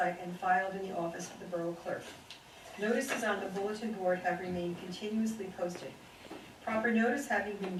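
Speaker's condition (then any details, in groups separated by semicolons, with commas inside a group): No condition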